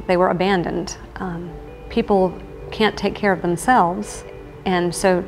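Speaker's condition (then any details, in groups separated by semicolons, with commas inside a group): No condition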